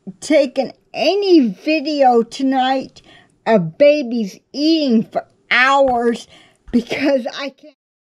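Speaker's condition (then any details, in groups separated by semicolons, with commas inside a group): Cerebral palsy; affects standing and balance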